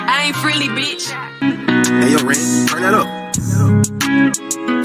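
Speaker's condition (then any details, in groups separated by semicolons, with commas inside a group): No condition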